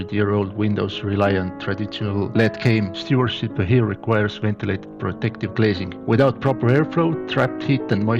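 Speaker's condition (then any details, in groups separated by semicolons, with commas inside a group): No condition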